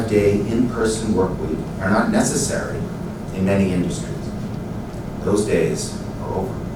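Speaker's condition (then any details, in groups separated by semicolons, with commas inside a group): No condition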